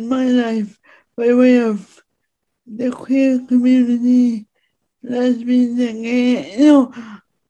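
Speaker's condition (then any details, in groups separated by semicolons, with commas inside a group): Speech impediment; disabled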